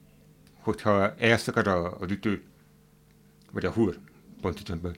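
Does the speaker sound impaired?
Yes: hard of hearing; hearing aid mentioned.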